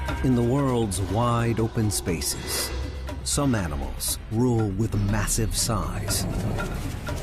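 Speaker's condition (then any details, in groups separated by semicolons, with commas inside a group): No condition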